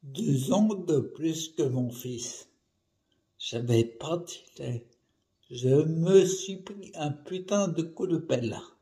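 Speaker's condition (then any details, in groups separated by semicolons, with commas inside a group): Primary progressive multiple sclerosis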